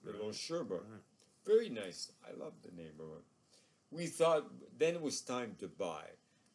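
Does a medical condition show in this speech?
Yes: ALS; progressively crippling neurological disorder, living with it about three years.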